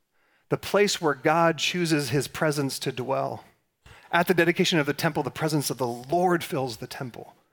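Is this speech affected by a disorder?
No.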